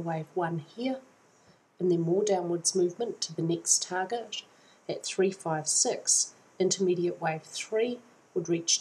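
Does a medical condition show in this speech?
No.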